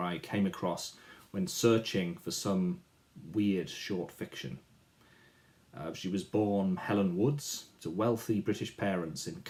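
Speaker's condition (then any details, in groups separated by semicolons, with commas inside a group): No condition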